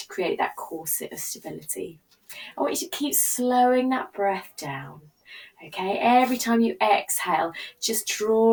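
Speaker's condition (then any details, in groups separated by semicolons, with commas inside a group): No condition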